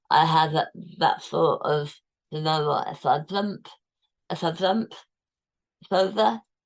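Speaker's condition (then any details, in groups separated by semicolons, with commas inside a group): Tongue cancer, tongue removed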